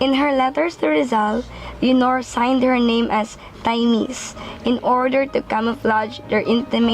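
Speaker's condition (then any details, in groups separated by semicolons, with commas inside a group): No condition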